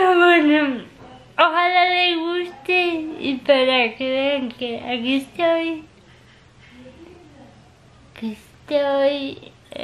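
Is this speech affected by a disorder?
Yes: cerebral palsy; physical disability.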